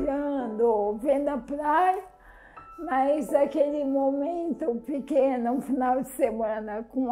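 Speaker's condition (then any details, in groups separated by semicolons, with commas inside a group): Amyotrophic lateral sclerosis; bulbar onset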